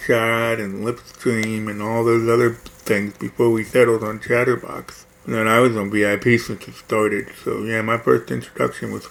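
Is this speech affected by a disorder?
Yes: hearing loss; right ear cochlear implant at Johns Hopkins Baltimore, barely any prior right-ear hearing, quad cane 8 years.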